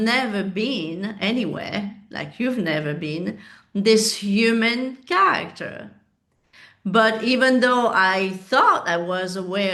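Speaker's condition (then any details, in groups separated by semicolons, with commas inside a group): No condition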